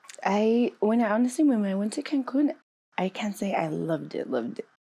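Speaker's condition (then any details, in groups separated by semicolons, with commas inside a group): No condition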